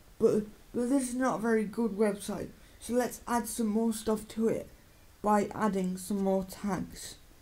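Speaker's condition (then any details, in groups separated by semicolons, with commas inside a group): Cerebral palsy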